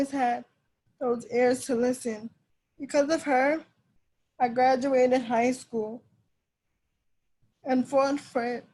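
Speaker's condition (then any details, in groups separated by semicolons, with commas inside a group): Cerebral palsy; cerebral palsy, uses wheelchair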